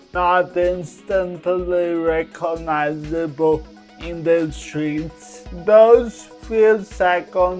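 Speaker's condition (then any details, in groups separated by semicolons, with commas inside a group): Cerebral palsy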